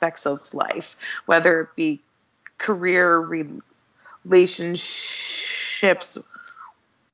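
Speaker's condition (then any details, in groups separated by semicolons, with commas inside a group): Stuttering; covert stuttering until about age 30, intensive program at American Institute for Stuttering in New York; 33 years old, mostly open about stuttering, sometimes still slips back into covert stage; stutters openly, including when introducing self, stutters on daughter's name Violet; prolonged sounds, blocks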